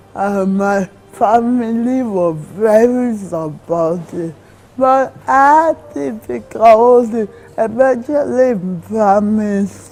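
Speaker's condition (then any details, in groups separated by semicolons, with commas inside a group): Cerebral palsy; diagnosed in childhood, now in 30s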